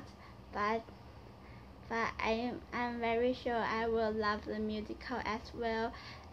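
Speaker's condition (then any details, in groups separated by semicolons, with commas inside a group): Cerebral palsy; right side affected, childhood surgery for toe-walking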